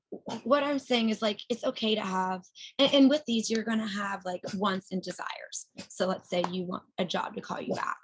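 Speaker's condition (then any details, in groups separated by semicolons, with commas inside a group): No condition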